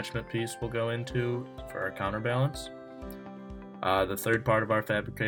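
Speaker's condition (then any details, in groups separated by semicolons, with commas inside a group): No condition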